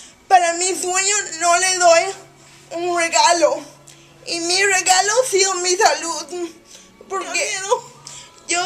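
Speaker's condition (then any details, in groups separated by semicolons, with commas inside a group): Cerebral palsy; wheelchair user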